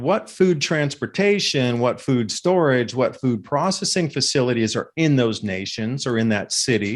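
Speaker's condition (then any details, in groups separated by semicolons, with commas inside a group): No condition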